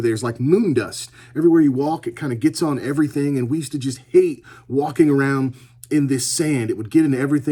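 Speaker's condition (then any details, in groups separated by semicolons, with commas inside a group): No condition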